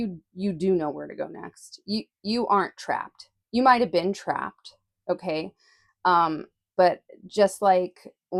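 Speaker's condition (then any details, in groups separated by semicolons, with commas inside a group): No condition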